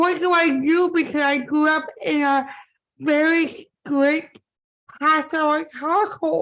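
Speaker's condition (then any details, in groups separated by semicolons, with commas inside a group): Cerebral palsy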